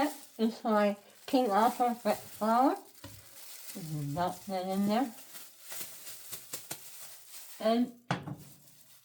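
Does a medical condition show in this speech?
Yes: head and neck cancer; tracheostomy.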